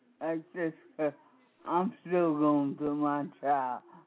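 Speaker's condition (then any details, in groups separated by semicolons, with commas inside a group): Speech impediment; voice affected by disability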